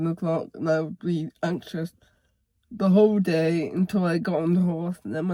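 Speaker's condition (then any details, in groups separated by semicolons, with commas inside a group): Cerebral palsy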